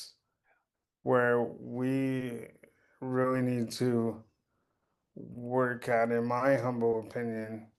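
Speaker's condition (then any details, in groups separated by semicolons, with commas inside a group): Cerebral palsy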